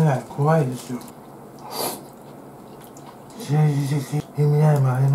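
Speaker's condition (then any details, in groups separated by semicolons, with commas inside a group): Tongue cancer, partial glossectomy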